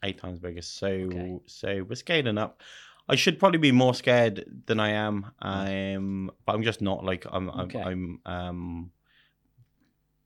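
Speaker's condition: Stutter; about five times worse when speaking German; repeated sounds, repeated words

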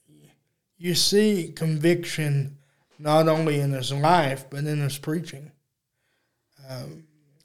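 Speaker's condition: Cerebral palsy; uses electric wheelchair

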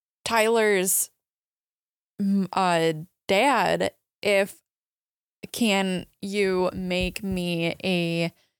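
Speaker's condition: Aphasia after stroke; stroke at 14, aphasia and affected arm, Taub constraint-induced therapy in Alabama, speech therapy at Marquette; ongoing aphasia, marked language progress after intensive constraint-induced language therapy; earlier two to three word sentences, once 16 words, language inside but hard to retrieve

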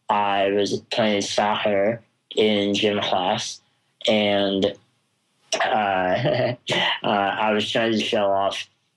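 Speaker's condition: Spinal muscular atrophy; congenital, progressive muscle wasting, wheelchair since about age two

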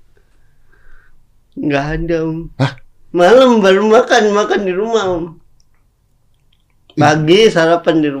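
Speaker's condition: Cerebral palsy; speaking is difficult

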